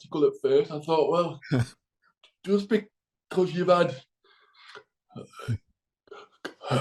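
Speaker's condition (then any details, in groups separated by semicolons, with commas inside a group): Cerebral palsy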